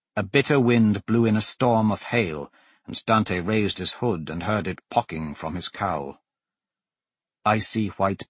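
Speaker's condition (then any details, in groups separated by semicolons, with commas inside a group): No condition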